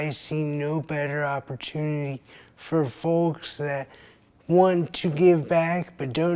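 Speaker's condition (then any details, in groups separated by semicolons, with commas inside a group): Traumatic brain injury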